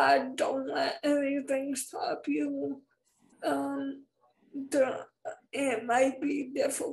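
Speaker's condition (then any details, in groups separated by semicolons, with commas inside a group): Spastic cerebral palsy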